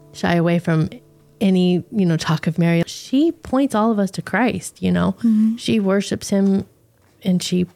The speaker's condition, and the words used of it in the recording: None; typical speech.